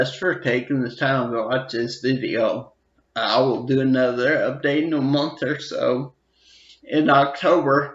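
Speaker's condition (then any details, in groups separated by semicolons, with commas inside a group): Non-traumatic brain injury (abscess)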